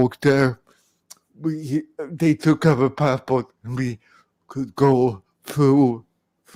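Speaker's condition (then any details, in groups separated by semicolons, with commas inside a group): Cerebral palsy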